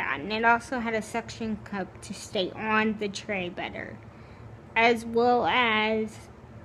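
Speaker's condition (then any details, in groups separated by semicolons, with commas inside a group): Cerebral palsy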